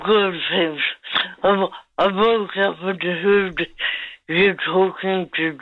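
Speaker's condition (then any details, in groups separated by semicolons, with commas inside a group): Cerebral palsy; since early life, walking affected, gait taken for drunkenness; speech affected nearly all life, often taken for drunkenness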